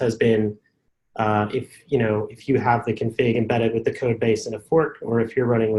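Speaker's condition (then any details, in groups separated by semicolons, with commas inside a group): No condition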